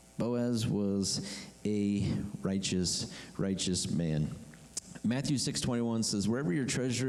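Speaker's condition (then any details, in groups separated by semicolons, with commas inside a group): No condition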